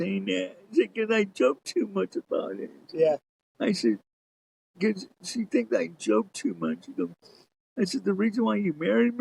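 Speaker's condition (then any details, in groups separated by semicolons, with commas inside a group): Cerebral palsy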